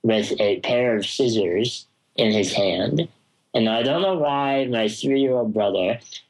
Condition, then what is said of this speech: Spinal muscular atrophy. So the first question is, I don't understand why I'm talking to a guy that sounds kind of mumbly.